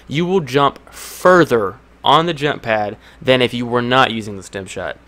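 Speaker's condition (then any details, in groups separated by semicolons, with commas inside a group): No condition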